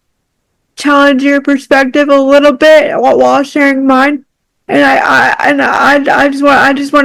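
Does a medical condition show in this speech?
Yes: cerebral palsy; spastic.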